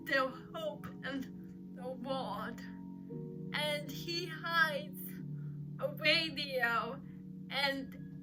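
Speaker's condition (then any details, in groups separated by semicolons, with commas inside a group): Cerebral palsy; uses crutches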